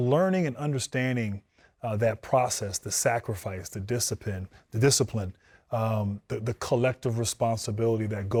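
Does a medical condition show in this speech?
No.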